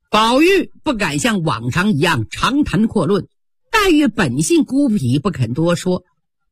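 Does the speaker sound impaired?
No.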